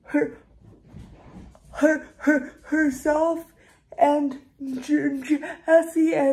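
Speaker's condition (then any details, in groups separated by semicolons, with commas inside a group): Cerebral palsy, severe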